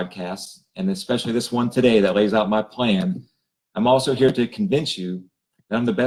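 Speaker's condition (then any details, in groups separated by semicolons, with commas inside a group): No condition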